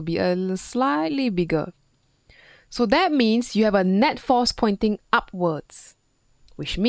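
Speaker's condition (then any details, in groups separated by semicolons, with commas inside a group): No condition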